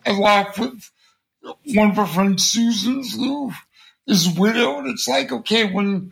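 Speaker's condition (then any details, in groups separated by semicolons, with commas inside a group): Cerebral palsy; congenital, since birth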